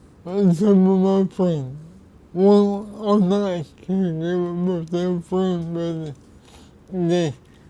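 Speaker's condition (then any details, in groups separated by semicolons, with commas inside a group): Cerebral palsy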